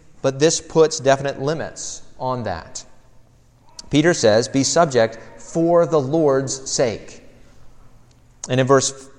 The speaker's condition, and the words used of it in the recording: No condition.